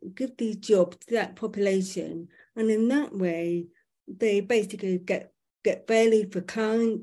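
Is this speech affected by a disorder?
Yes: profoundly deaf, born profoundly deaf; profound deafness from birth, lip reading main communication, some British Sign Language (BSL), not fluent.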